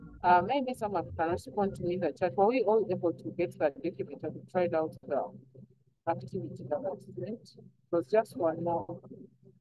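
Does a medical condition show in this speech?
No.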